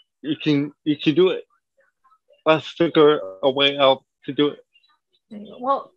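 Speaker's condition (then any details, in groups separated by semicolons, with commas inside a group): Cerebral palsy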